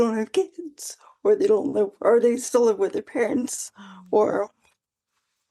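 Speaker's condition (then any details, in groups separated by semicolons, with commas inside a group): Quadriplegic cerebral palsy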